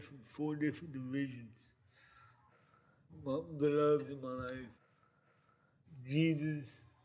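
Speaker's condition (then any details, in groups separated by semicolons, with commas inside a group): Cerebral palsy; present since birth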